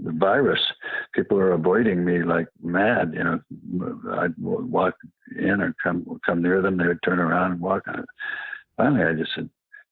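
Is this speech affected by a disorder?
Yes: Parkinson's; past cancer.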